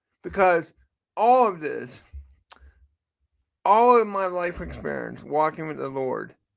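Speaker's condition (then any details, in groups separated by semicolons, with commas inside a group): Cerebral palsy; from birth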